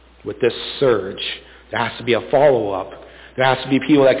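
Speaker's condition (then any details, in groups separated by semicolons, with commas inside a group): No condition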